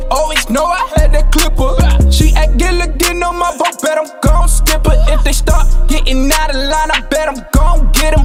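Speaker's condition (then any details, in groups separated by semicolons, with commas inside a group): No condition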